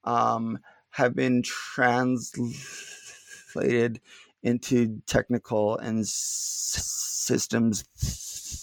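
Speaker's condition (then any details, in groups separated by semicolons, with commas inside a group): Stuttering; little stuttering currently; prolonged sounds, blocks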